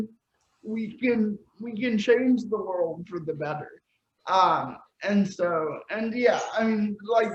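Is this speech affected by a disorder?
Yes: cerebral palsy.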